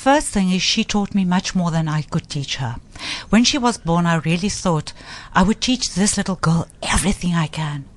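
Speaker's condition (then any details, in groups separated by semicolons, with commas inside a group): No condition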